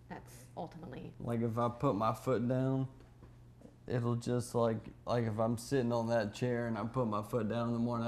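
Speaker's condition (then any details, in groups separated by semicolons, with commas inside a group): ALS; legs, arms and hands affected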